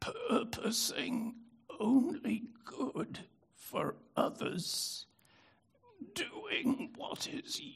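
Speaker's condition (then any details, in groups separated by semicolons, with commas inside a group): Spasmodic dystonia; prior stroke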